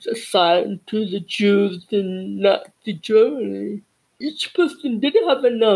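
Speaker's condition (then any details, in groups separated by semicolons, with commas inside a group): Cerebral palsy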